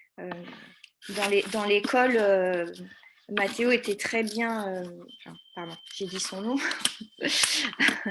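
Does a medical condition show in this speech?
No.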